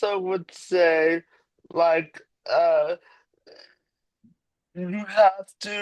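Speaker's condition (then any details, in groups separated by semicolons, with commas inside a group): Cerebral palsy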